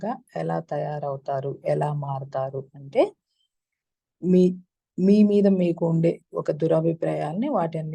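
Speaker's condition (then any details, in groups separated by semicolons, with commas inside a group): No condition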